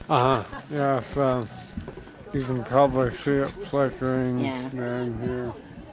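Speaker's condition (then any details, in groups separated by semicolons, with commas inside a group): ALS; onset in biceps, now affecting quads; progressing, about three years since onset, twitching, no feeding tube; losing voice, mostly muscular, little respiratory involvement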